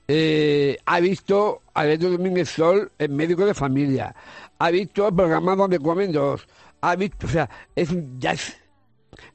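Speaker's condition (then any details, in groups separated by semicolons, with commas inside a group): Down syndrome; congenital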